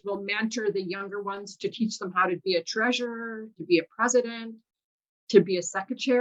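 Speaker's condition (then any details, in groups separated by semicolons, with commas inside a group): No condition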